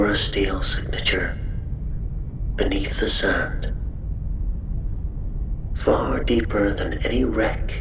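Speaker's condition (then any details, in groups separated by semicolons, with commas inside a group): No condition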